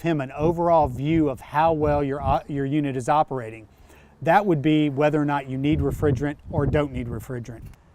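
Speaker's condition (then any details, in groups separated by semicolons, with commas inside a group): No condition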